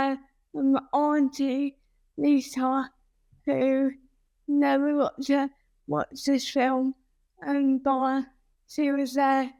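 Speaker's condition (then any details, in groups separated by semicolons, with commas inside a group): Cerebral palsy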